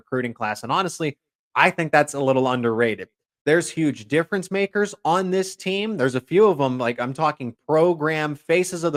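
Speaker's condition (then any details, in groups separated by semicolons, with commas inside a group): No condition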